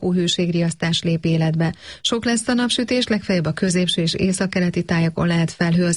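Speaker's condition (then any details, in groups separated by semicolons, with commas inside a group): No condition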